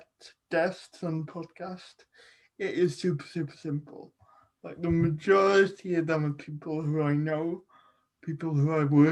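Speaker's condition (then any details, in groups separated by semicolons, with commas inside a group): Cerebral palsy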